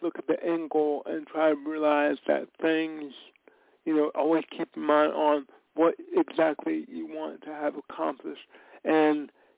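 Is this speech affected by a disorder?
Yes: cerebral palsy; from birth.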